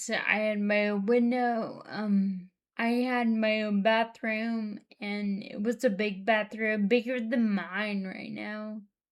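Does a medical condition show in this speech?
Yes: Friedreich's ataxia.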